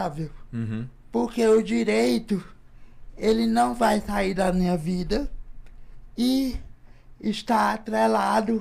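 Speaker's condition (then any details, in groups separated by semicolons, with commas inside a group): Cerebral palsy; from birth, premature birth, affects motor coordination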